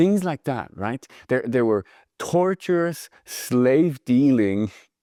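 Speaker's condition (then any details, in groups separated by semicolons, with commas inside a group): No condition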